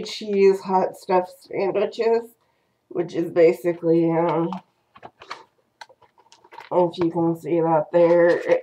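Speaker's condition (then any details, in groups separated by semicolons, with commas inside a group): Cerebral palsy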